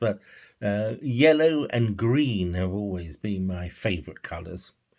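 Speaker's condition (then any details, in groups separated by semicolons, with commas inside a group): No condition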